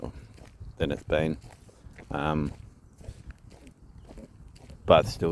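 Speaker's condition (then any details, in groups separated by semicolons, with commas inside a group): No condition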